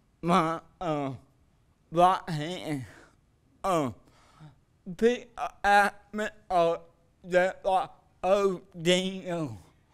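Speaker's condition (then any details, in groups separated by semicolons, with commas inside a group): Cerebral palsy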